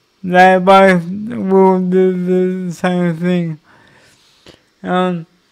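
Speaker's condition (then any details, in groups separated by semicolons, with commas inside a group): Cerebral palsy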